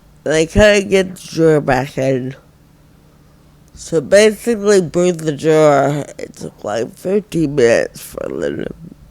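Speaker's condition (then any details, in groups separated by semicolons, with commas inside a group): Friedreich ataxia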